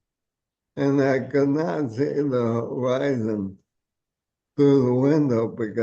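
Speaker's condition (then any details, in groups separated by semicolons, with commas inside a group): ALS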